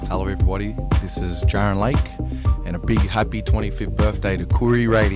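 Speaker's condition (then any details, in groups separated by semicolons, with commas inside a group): No condition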